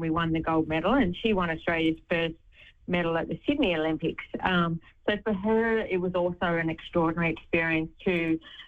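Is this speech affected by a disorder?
Yes: deafness; wears hearing aids, blind, two-time Paralympian.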